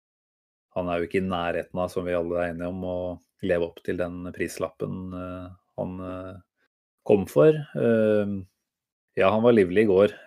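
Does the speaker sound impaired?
No.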